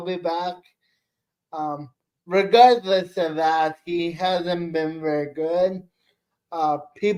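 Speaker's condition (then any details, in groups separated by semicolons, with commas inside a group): Cerebral palsy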